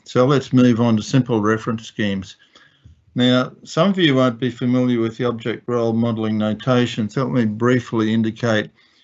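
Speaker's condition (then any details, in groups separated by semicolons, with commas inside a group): No condition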